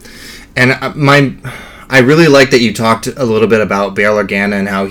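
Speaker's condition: No condition

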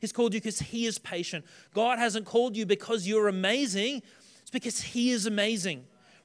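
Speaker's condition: No condition

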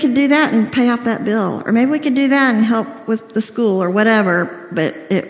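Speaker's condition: Cleft lip and palate, severe

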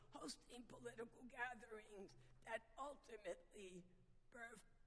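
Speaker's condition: Vocal dysphonia; vocal dysphonia diagnosed

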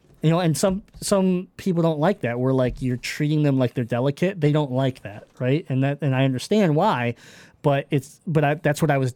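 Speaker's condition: Cleft palate; congenital cleft palate

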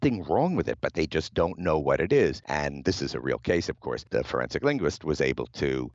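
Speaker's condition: No condition

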